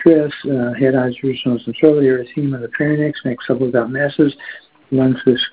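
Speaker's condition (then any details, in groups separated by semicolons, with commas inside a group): No condition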